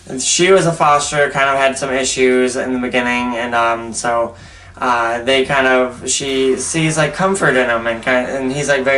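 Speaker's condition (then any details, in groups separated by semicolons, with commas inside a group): No condition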